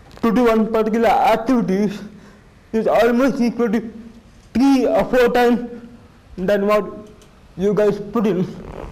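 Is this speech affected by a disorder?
Yes: cerebral palsy.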